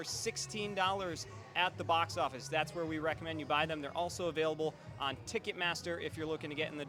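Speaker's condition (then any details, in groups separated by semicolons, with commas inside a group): No condition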